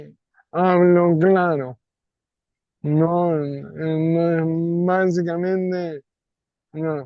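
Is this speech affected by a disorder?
Yes: ALS; non-bulbar form; over 3 years since onset.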